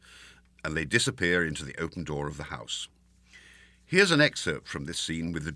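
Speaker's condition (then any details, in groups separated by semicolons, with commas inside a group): No condition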